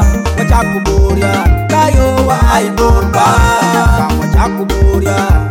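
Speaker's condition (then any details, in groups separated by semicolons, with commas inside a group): No condition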